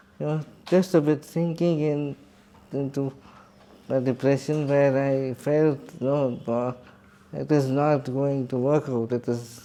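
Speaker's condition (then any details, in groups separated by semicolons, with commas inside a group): Cerebral palsy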